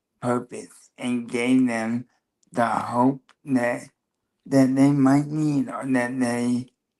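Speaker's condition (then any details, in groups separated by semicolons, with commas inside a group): Cerebral palsy, spastic quadriplegia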